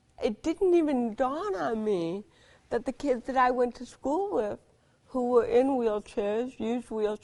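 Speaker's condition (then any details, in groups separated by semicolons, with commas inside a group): Cerebral palsy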